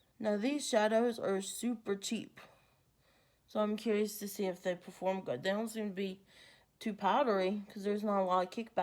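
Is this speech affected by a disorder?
No.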